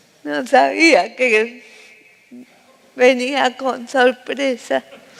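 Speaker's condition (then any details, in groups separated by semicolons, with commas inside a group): Cerebral palsy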